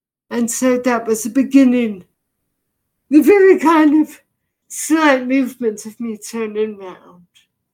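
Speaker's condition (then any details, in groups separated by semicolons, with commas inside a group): Deafness; effectively profoundly deaf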